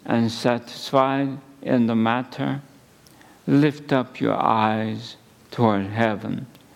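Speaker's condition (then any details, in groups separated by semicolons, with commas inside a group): ALS; under neurologist care, seeing doctors for multiple organic issues; at least a couple of months since diagnosis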